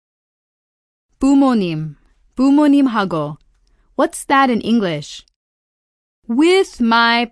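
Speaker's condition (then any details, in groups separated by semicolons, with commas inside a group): No condition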